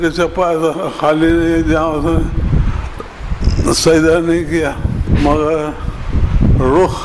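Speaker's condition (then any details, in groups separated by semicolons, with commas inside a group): Difficulty speaking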